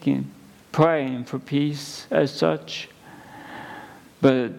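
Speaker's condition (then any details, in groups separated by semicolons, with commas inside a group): ALS; at least a couple of months since diagnosis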